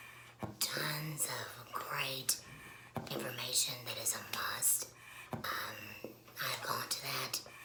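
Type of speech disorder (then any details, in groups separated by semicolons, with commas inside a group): Speech with a voice prosthesis; laryngectomy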